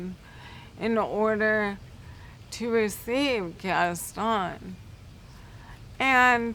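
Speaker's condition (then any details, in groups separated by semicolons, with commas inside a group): Cerebral palsy; affects balance; physical therapy twice weekly, occasional loss of balance; affects speech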